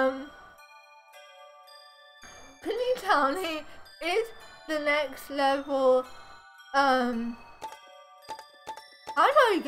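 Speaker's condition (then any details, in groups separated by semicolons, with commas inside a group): Cerebral palsy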